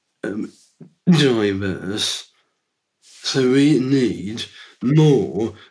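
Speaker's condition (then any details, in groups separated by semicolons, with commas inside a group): Down syndrome; from birth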